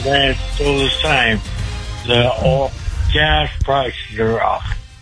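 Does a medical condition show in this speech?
Yes: speech impediment; cause unclear, stabbed by girlfriend and hit on head with ashtray years ago; rapid fire news delivery, excited, asked to get closer to microphone.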